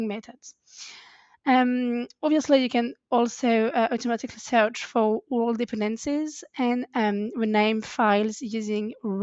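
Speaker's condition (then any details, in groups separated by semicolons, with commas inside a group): No condition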